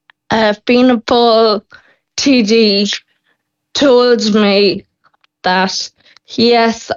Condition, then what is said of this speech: Ataxia. Exactly, ... it's just a little administrative move from 1 month to the next. But for me, it's major. I'm losing my speech. I'm losing my swallow.